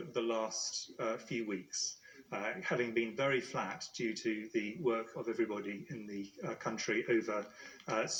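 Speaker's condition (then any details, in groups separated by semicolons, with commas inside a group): No condition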